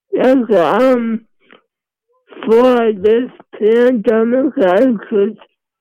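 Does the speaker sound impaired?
Yes: Mobius syndrome; congenital, present from birth, affects face and limbs, wheelchair user all life, not progressive; swallowing problem, hard to drink by mouth; affected speech, hard to understand, speech unchanged over time.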